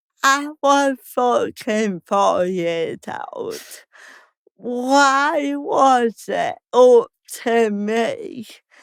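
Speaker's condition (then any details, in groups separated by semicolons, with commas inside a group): Cerebral palsy; slow speech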